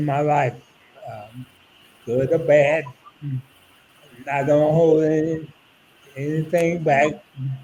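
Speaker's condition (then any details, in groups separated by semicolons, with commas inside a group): ALS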